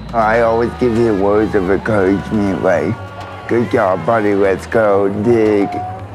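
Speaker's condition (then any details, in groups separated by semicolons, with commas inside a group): Cerebral palsy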